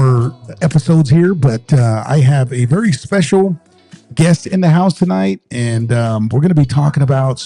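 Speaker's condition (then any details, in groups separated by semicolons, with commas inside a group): No condition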